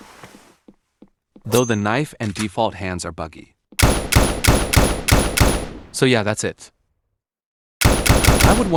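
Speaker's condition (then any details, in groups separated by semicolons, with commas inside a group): No condition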